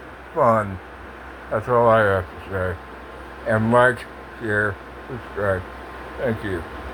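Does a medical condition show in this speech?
Yes: Parkinson's; speech impediment.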